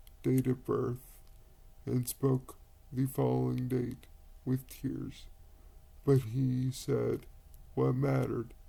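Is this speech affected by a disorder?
Yes: cerebral palsy; quadriplegic; body slowing down, slower processing.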